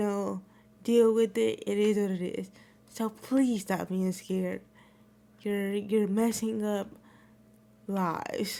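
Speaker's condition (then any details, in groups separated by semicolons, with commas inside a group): Cerebral palsy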